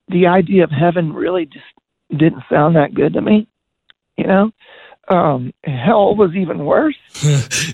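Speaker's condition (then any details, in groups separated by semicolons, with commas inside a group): Voice disorder; progressive voice disorder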